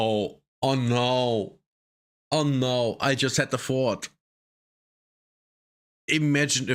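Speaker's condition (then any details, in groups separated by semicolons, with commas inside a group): No condition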